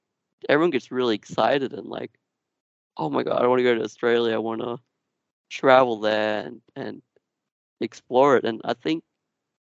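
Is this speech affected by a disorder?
Yes: Duchenne muscular dystrophy; progressive.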